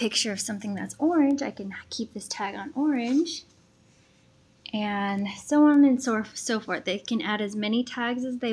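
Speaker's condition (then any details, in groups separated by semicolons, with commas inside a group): No condition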